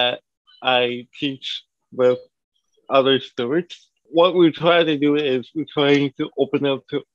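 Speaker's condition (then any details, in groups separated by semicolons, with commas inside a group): Cerebral palsy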